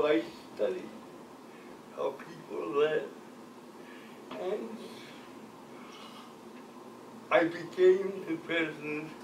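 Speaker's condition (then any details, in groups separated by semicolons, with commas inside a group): Cerebral palsy; from birth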